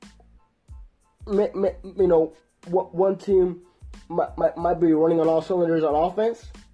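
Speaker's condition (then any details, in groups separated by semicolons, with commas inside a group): Stuttering; repeated sounds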